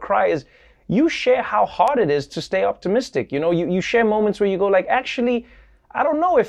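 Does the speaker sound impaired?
No.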